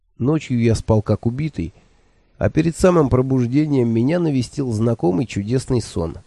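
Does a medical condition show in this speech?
No.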